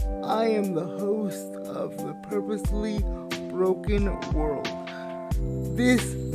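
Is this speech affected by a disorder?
Yes: cerebral palsy.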